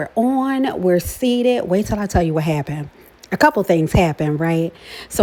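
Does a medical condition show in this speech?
No.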